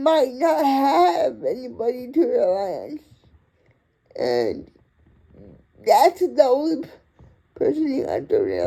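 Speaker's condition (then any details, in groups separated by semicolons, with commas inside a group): Cerebral palsy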